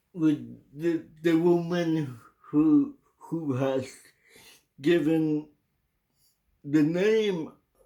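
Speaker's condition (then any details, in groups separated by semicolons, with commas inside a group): Cerebral palsy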